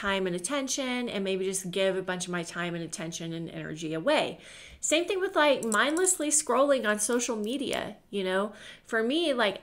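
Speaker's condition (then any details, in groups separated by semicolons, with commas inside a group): No condition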